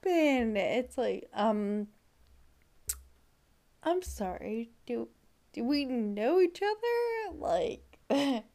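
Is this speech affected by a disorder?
Yes: Friedreich's ataxia; wheelchair user.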